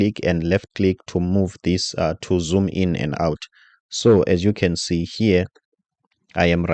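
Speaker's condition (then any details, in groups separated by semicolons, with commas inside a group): No condition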